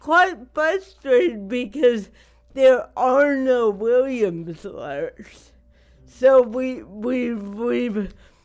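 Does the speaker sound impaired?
Yes: cerebral palsy; especially without yoga or exercise.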